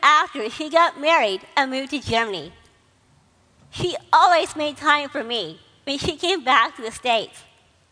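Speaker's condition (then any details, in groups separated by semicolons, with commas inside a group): Down syndrome; present from birth, diagnosed before birth; adult, giving TEDx speech, clip played on radio; speech described as moving and eloquent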